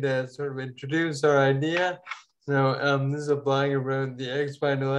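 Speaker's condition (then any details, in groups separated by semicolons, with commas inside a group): Ataxia; falls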